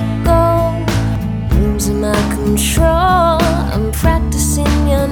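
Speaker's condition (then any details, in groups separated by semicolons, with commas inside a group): No condition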